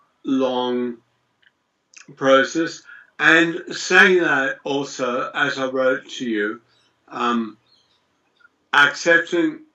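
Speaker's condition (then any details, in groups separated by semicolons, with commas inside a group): Multiple sclerosis; lost ability to play instruments, uses wheelchair, HSCT with chemotherapy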